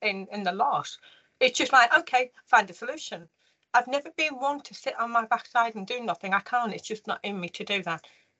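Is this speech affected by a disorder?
Yes: profound deafness; congenital, undiagnosed until age four, chest-worn hearing aid box from age four, considered for cochlear implant; delayed speech development, mother taught tongue and mouth placement by feeling buzzing, speech good but sounds short-tongued.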